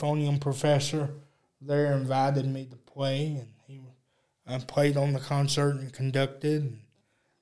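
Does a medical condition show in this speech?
Yes: cerebral palsy; uses electric wheelchair.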